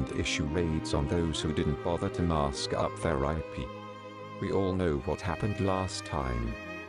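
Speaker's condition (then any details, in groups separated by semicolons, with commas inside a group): No condition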